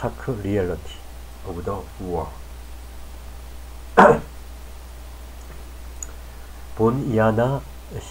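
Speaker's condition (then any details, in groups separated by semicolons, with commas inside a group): No condition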